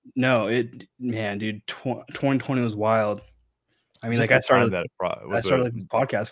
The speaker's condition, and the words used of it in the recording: Stuttering. Like, so I have a natural stutter.